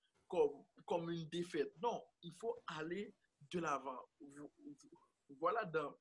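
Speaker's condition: Stuttering; father also stuttered, realized own stutter gradually over time, remarks about elocution from others; stuttering during interview; whole-word repetitions, comme, stuttered moments left uncut in videos; repeated words, prolonged sounds

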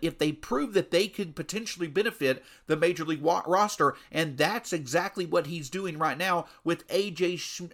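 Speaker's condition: No condition

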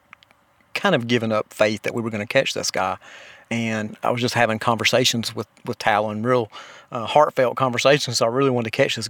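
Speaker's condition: No condition

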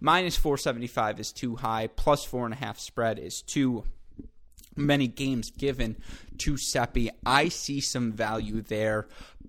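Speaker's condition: No condition

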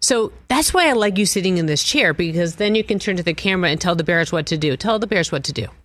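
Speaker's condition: No condition

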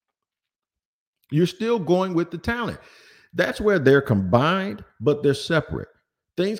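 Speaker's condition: No condition

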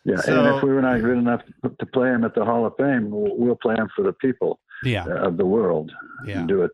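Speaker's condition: Parkinson's; past cancer

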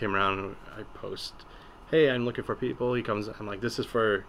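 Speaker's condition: No condition

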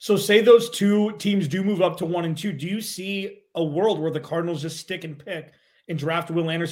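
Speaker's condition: No condition

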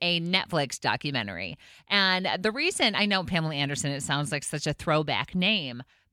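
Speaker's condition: No condition

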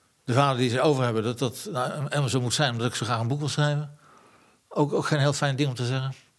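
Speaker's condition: Parkinson's disease; half purely Parkinson motor problem

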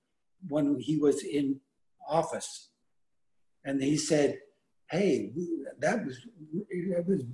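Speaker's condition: Aphasia after stroke; aphasia caused by stroke; can no longer speak Bulgarian, previously spoken fluently

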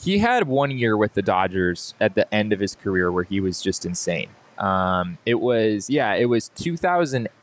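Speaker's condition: No condition

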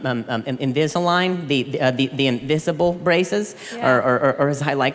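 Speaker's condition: Stuttering; acquired stutter since softball hit to throat a couple years ago, woke up with stutter; wears Invisalign invisible braces; some find stand-up jarring; repeated sounds, repeated words

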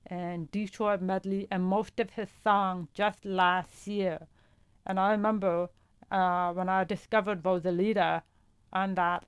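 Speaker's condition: Profound deafness; feedback over hearing aids

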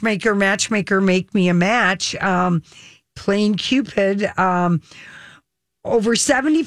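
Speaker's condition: No condition

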